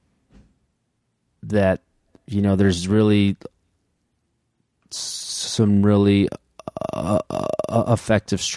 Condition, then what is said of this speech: Stuttering. Like, why is it tightening when I'm trying to get out, you know?